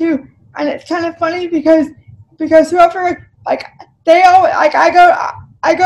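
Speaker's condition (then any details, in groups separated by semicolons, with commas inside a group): Cerebral palsy; spastic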